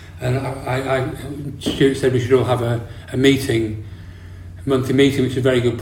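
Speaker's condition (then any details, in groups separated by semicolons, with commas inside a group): Parkinson's disease; on medication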